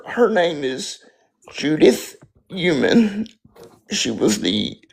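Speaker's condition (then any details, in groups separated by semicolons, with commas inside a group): Spastic quadriplegic cerebral palsy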